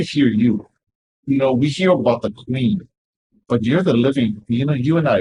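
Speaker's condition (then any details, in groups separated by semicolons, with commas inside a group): No condition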